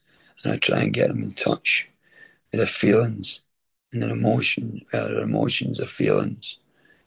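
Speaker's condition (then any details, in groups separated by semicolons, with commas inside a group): Throat cancer treatment effects, stage 4 throat cancer; throat pain after chemo, radiotherapy and tracheostomy, managed with doctor's medication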